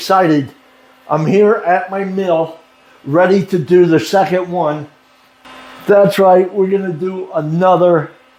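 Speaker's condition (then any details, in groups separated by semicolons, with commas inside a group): No condition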